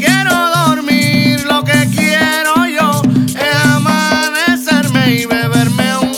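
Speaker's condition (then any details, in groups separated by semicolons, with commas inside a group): No condition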